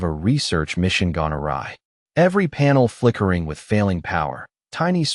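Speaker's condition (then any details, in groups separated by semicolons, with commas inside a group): No condition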